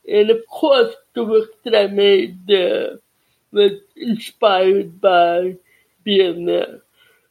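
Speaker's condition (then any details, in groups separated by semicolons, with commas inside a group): Deafness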